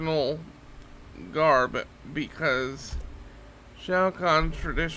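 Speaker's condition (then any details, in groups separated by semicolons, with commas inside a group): Cerebral palsy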